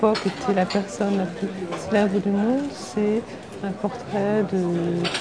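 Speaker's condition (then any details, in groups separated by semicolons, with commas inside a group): No condition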